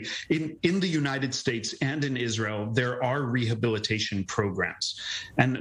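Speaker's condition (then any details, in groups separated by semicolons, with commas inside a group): No condition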